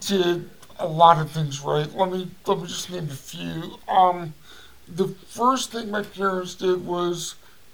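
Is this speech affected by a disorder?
Yes: cerebral palsy; voice audibly affected.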